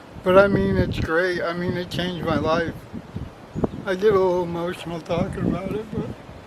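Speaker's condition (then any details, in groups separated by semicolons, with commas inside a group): Parkinson's disease; young onset, uncontrollable shaking, deep brain stimulation implant; onset at 38, now 45, stimulator recently activated, progressively worsening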